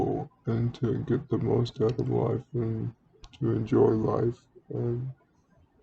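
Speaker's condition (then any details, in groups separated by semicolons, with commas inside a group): Cerebral palsy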